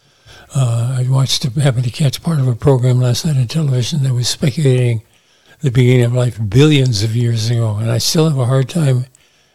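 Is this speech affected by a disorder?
Yes: Parkinson's disease; early loss of smell, weak shoulder, little tremor, slightly unstable on feet, subdued gestures and movements; about 15 years since diagnosis, on medication, regular exercise including boxing, cycling, weights, walking.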